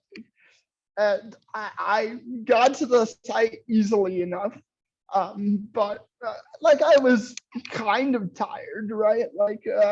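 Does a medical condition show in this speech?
Yes: cerebral palsy; caused by hemorrhages at birth, walks with forearm crutches.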